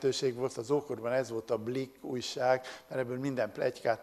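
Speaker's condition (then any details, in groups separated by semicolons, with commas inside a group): No condition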